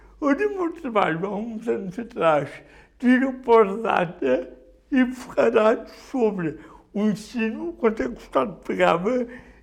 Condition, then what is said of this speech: Cerebral palsy. Porque o facto de ter dificuldades a falar, acho que não tenho dificuldades a comunicar, são coisas diferentes.